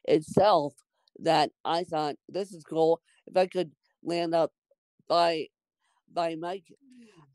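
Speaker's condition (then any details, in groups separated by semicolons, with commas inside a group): Cerebral palsy, mixed, moderate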